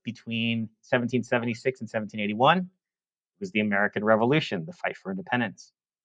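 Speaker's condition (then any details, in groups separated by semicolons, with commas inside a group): No condition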